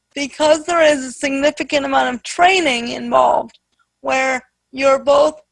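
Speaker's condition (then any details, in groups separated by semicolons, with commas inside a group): Spastic quadriplegic cerebral palsy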